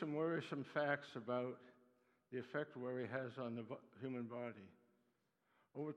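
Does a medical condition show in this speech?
Yes: Parkinson's disease; Parkinson's with acute demyelinating neuropathy, Parkinson's attacks muscles, neuropathy attacks nerves; in therapy sessions working on walking.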